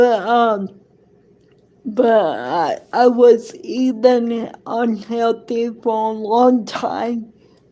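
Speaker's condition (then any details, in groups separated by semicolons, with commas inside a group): Cerebral palsy; present from birth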